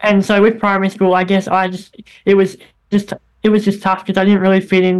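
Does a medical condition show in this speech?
Yes: bilateral cleft lip and palate; congenital, first operation at three months, many childhood operations, hip-to-mouth bone graft, throat operation, low motor skills; speech therapy in childhood and after operations into high school, once squeaky, very airy, nasal, much improved.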